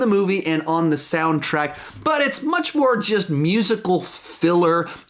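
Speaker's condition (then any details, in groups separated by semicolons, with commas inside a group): No condition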